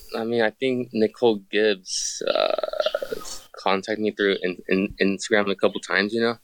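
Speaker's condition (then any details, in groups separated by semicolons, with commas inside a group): Stutter; stutter since childhood, always a problem growing up; still stutters, gives interviews regularly; repeated sounds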